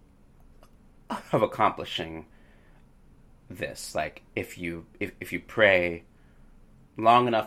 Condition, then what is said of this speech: Stuttering. When I play the saxophone, I sometimes stutter when I go to articulate the note, especially if